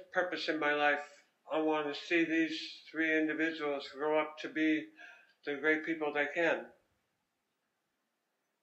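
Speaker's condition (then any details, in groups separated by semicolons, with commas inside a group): Head and neck cancer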